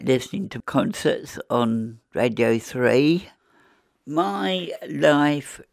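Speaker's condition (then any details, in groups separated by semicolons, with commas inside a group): Williams syndrome; present since birth, not hereditary, missing genetic material, diagnosed at nearly 50 after Philadelphia conference article; age 68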